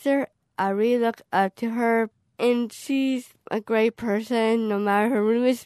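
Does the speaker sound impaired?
Yes: Down syndrome; present from birth, learned around birth; 15 years old.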